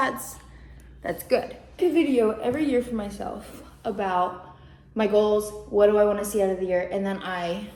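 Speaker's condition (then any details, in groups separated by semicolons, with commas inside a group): No condition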